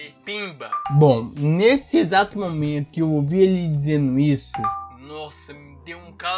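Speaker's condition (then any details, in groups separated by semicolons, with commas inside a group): Cerebral palsy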